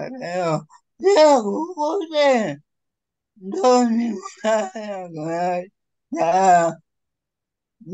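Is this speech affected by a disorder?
Yes: cerebral palsy; severe, uses a wheelchair.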